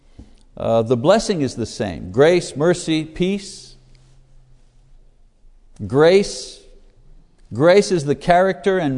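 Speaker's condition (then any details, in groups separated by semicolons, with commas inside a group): No condition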